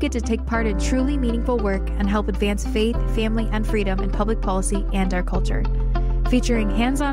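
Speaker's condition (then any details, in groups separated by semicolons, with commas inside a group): No condition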